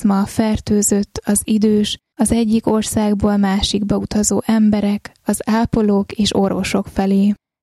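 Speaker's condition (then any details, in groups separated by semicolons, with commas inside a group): No condition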